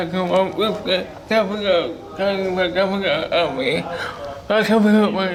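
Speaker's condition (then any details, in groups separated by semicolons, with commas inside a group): Cerebral palsy; speech disability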